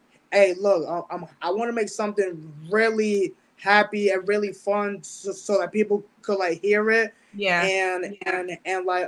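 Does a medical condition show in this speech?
Yes: stutter; mild speech impediment since about age 10, hears things funny; fears certain words not coming out; here repeated sounds, prolonged sounds.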